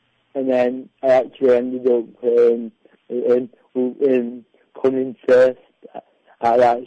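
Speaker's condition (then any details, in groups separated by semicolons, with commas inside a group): Cerebral palsy; prone to rounded shoulders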